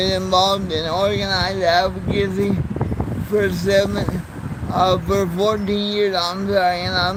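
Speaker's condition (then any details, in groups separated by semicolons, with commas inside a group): Cerebral palsy; present from birth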